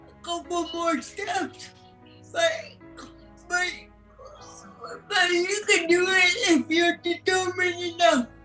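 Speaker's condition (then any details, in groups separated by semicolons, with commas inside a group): Cerebral palsy; from birth, premature, oxygen loss to brain, unable to walk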